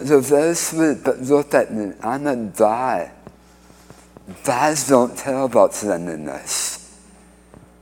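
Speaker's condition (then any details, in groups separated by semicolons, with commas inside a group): Speech impediment after cancer surgery; radiation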